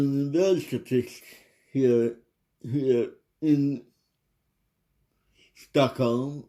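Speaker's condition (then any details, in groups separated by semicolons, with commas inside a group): Cerebral palsy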